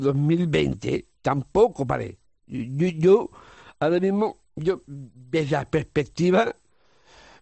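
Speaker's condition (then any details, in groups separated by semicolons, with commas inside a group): Down syndrome; congenital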